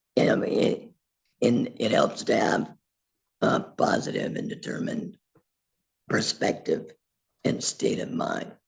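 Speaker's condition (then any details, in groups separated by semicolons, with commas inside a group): Laryngectomy; several years post surgery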